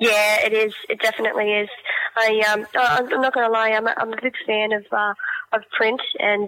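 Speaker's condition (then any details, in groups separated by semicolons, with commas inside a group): Cleft palate; congenital cleft palate, born with it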